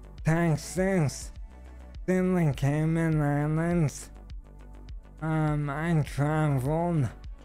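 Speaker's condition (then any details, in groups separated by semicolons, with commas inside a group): ALS; stem cell treatment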